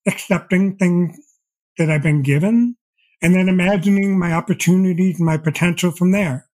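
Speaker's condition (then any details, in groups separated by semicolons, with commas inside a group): Deafblindness; progressive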